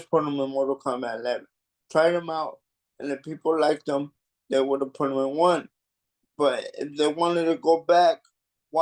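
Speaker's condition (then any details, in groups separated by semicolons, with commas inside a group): Cerebral palsy; mild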